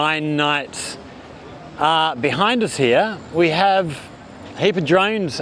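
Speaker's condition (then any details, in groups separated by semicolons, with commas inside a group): No condition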